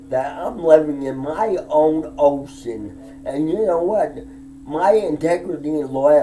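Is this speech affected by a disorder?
Yes: disability with speech impediment; affects walking.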